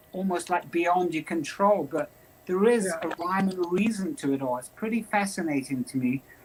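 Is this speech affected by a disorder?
No.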